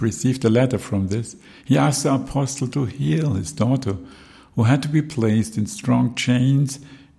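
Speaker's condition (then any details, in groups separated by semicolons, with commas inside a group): No condition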